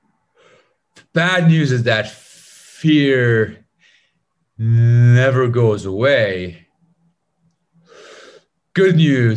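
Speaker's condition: Stutter; lifelong stutter, breathing technique from speech course also done by Gareth Gates, joined Toastmasters; still stutters in six languages, controls stutter with breathing technique; debilitating stutter, avoided speaking about 25 years, stutter evident when speaking, pauses resemble internet lag; blocks

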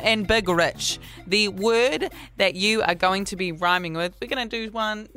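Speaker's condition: No condition

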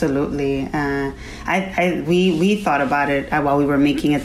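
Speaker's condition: No condition

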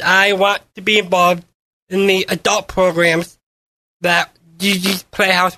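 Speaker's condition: Down syndrome; present from birth

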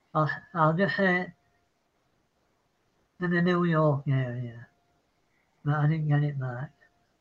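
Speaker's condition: Parkinson's; citing Parkinson's

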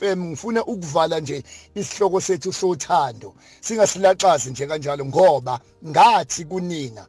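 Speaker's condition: No condition

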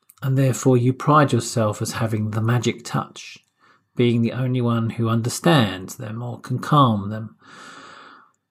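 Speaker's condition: No condition

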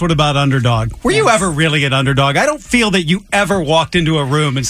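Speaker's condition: No condition

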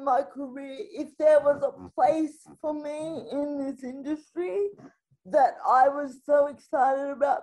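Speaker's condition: Spastic quadriplegic cerebral palsy

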